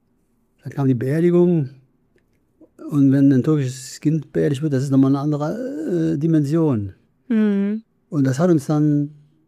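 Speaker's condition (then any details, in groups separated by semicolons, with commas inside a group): Parkinson's disease; numbness right foot, glasses slipped from hand, deep brain stimulation: two brainstem electrodes, pacemaker in chest; speech therapy, nine weekly exercise sessions incl. therapeutic boxing, Ping-Pong Parkinson, DBS largely replacing medication; speech therapy trains facial muscles against freezing face and speech against decline, going well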